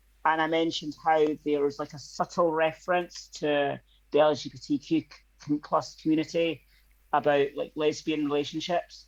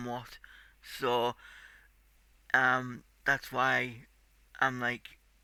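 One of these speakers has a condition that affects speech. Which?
The second: cerebral palsy; tight muscles.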